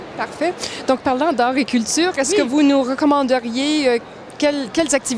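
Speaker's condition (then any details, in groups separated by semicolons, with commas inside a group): No condition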